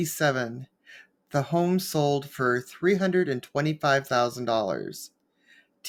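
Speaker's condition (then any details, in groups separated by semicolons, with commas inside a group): No condition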